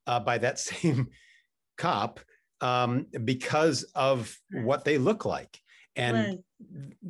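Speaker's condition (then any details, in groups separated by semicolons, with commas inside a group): No condition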